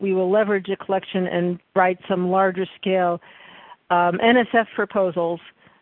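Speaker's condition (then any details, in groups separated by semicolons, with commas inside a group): No condition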